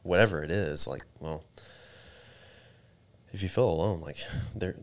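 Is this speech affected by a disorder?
No.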